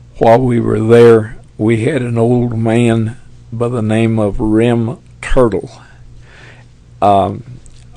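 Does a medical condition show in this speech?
Yes: Parkinson's; tremors as early symptom.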